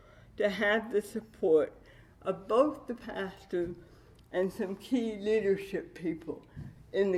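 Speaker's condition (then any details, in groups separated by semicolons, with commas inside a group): Cerebral palsy with dystonia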